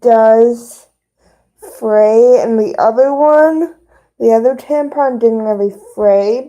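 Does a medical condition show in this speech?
Yes: cerebral palsy; both hands affected.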